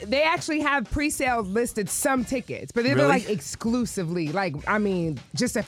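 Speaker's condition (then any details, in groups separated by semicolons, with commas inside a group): No condition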